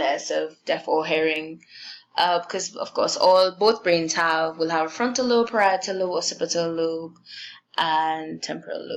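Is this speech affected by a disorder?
No.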